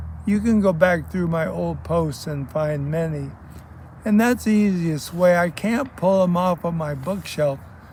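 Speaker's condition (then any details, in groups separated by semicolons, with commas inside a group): ALS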